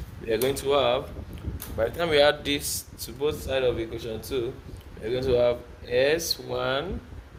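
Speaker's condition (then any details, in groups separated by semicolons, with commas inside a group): No condition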